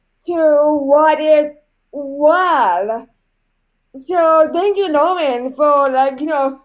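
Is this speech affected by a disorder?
Yes: cerebral palsy.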